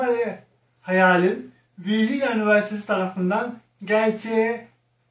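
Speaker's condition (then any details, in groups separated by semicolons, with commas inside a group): Cerebral palsy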